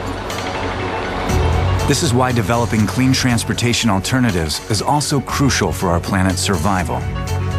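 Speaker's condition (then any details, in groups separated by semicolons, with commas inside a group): No condition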